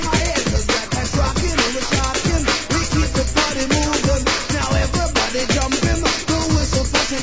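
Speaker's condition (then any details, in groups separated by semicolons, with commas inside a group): No condition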